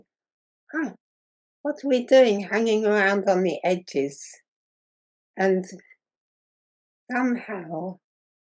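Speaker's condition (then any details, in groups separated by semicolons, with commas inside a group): Muscular dystrophy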